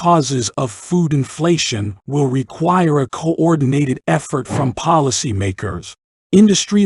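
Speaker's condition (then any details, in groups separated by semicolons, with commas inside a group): No condition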